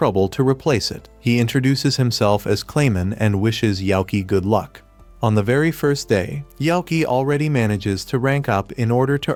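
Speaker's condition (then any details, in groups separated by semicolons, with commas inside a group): No condition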